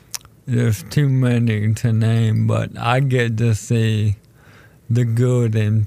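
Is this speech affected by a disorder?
Yes: ALS; diagnosed almost 4 years ago.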